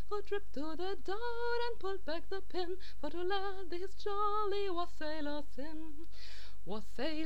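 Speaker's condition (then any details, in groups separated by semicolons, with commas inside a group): No condition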